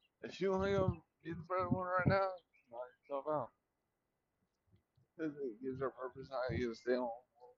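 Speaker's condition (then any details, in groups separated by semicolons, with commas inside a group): Traumatic brain injury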